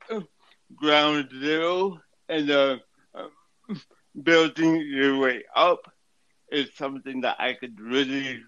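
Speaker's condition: Cerebral palsy; affects speech

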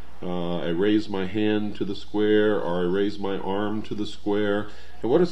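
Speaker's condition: No condition

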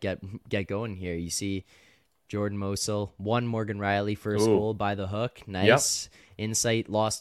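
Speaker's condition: No condition

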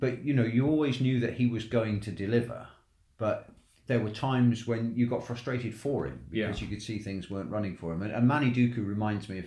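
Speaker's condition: No condition

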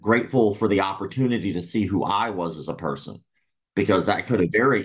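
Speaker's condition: Cleft lip and palate; speech impediment

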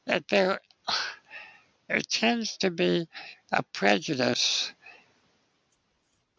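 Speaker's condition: Spinal muscular atrophy; lifelong wheelchair use

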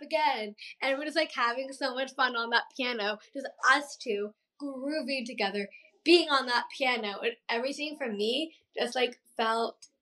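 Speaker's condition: Down syndrome; past speech therapy

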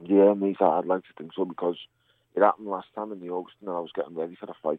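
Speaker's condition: No condition

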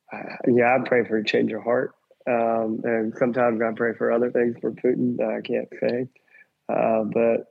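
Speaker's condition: Cleft lip and palate; 23 surgeries

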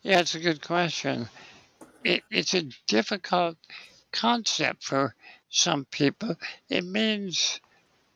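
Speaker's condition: Spinal muscular atrophy; congenital, wheelchair use whole life

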